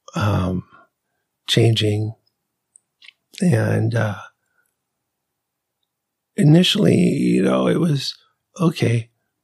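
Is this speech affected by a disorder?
Yes: ALS; weakness and fasciculations at onset, symptoms began about eleven months earlier, power chair, ramps, lifts.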